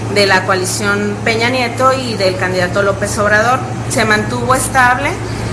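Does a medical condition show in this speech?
No.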